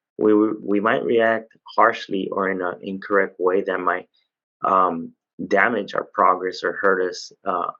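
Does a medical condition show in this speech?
No.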